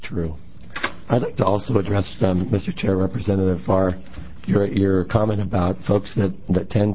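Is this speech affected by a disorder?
No.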